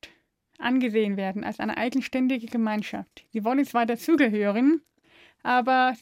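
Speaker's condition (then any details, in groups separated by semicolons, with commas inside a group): Deafness; deaf since birth, diagnosed by brainstem audiometry, suspected oxygen lack from cord around neck at birth; speaks very clearly, spoken language learned via early intervention, mother, Aachen deaf kindergarten, balloons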